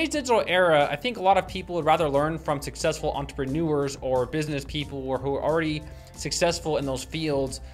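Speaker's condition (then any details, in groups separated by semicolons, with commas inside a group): No condition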